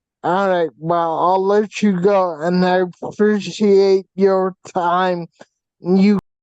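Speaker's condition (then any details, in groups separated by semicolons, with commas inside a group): Facial paralysis from hydrocephalus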